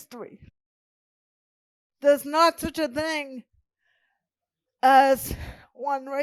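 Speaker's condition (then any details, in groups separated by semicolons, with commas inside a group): Cerebral palsy; present from birth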